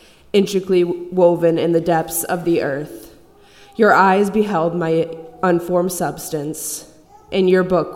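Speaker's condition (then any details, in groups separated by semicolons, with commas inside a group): No condition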